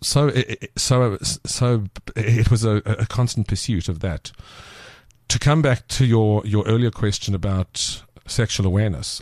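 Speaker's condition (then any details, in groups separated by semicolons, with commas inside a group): Stutter; stutter since childhood, severe in youth, fear of speaking, shyness, later gained confidence; stutter still present, noticeably slowing interview, more relaxed as interview goes on; worse under stress, less when relaxed, chose menu items by what could be said; repeated sounds, repeated words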